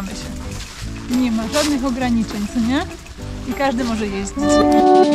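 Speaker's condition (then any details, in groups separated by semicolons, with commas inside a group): No condition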